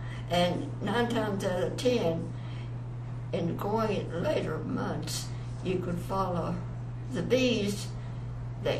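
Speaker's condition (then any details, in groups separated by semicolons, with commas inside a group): Parkinson's; long-standing, onset many years earlier; swallowing affected, low volume, mumbling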